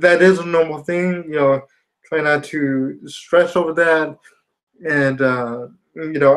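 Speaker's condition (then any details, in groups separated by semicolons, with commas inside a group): Spastic quadriplegia cerebral palsy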